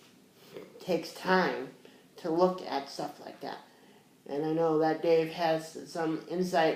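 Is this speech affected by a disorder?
Yes: cerebral palsy.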